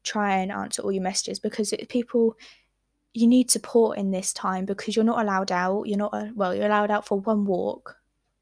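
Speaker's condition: No condition

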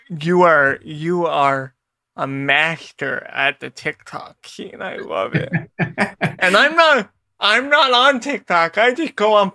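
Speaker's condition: Cerebral palsy; has had to adapt entire life

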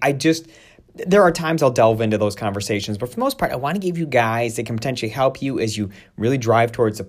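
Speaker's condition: No condition

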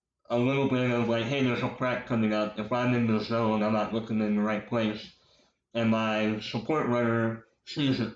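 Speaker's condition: Cleft lip and palate; congenital

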